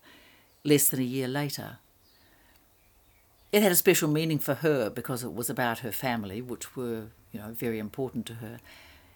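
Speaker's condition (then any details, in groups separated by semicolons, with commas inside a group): No condition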